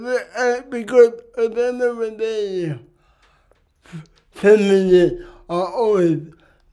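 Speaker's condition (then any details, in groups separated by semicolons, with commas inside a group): Cerebral palsy; speech can be hard sometimes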